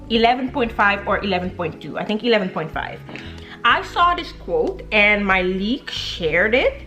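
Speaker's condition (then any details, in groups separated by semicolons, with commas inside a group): No condition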